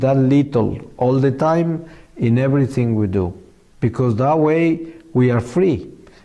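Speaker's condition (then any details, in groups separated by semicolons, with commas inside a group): No condition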